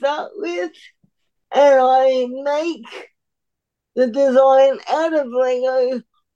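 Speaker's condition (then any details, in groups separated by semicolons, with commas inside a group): Cerebral palsy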